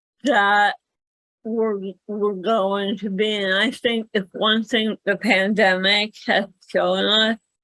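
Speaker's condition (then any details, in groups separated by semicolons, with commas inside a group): Cerebral palsy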